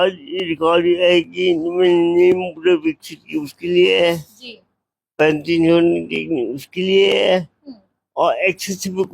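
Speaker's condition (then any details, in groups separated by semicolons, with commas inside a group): Cerebral palsy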